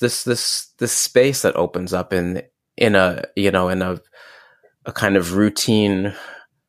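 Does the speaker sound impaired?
Yes: stuttering; hereditary stutter inherited from mother, since childhood, long felt trapped and despairing about speech; stutters on own name, e.g. when giving name at restaurants or coffee shops; here repeated sounds, repeated words.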